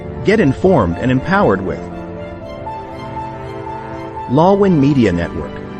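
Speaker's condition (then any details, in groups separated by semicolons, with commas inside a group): No condition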